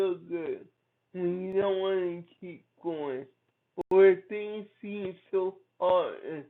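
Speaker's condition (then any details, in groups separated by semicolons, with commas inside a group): Cerebral palsy; from birth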